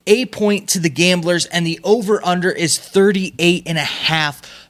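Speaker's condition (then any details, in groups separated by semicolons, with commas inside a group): No condition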